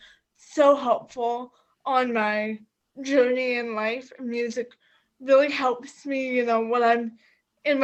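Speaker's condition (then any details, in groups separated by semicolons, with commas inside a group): Cerebral palsy; quadriplegic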